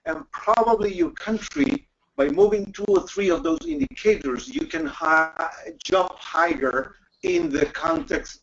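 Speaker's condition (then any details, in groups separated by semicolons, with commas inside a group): No condition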